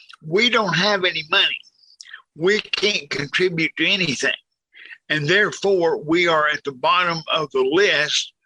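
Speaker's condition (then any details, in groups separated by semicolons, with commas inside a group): Cerebral palsy, severe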